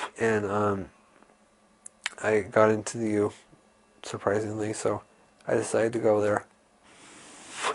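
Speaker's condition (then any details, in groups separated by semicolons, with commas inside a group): Duchenne muscular dystrophy; onset in early childhood, weak breathing muscles, non-invasive ventilation; full-time non-invasive ventilation via mouthpiece, about 10 years; weak breathing and cough, sips mouthpiece for breaths, breath stacking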